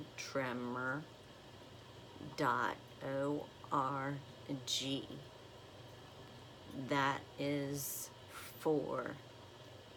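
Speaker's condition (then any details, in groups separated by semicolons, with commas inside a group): Essential tremor; affects arm, head, voice, progressive; severity increased abruptly, tremor varies through day; minor voice tremor, earlier voice unaffected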